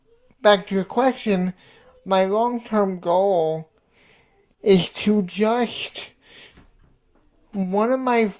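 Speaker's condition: Cerebral palsy; worries about stuttering when recording

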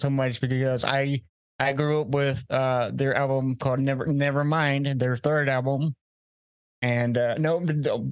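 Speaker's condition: Cerebral palsy, mild

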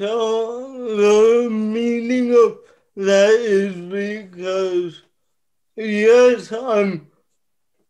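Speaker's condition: Cerebral palsy; childhood physical therapy, therapist started lifting with ankle weights on dowel bar, therapy became weight training

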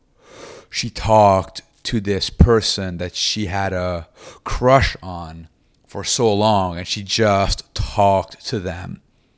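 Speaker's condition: Stutter; stutter since starting to speak, long severe and uncontrolled, earlier speech therapy in Lebanon ineffective; chest breathing technique from speech therapy program in England at 17, over a decade ago; still stutters, deep breath every few words, singing-like breathing, control needs constant work; blocks

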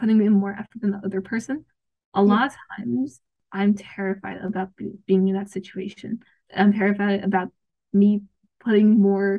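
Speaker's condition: No condition

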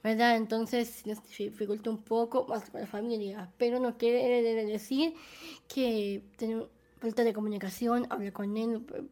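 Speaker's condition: Down syndrome; present from birth

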